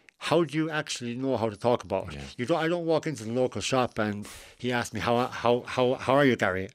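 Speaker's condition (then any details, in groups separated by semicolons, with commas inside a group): Cleft lip and palate; two or three surgeries in infancy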